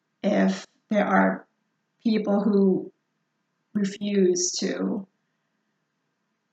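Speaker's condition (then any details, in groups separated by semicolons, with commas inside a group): Stuttering; ongoing stuttering, attends stuttering support groups; more disfluency with emotions and certain situations, keeps talking despite stuttering; repeated sounds, blocks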